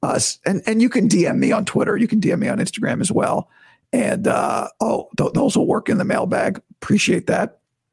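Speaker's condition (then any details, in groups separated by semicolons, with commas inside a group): Vocal cord surgery recovery; not yet back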